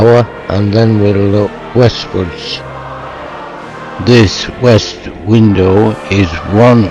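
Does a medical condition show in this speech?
Yes: motor neuron disease.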